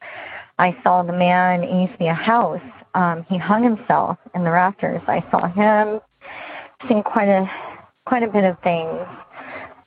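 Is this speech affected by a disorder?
Yes: bilateral cleft lip and palate; congenital, multiple surgeries from 3 days old until age 16.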